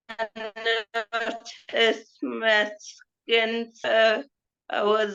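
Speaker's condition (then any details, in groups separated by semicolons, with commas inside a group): Cerebral palsy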